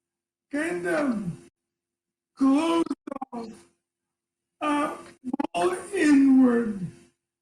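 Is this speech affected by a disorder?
Yes: ALS; voice affected, hard to understand, partner interprets.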